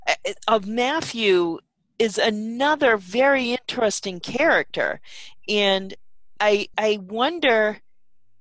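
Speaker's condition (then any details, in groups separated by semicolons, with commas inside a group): No condition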